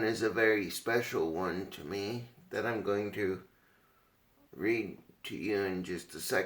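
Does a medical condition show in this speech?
Yes: cerebral palsy.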